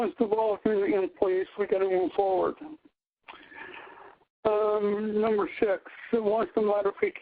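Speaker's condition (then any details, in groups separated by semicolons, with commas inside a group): Cerebral palsy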